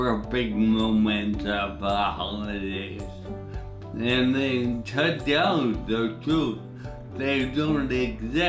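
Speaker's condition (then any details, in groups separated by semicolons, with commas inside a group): Traumatic brain injury (pontine cavernoma)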